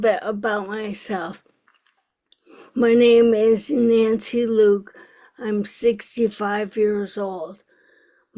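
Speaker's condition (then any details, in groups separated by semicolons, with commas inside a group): ALS; speech audibly affected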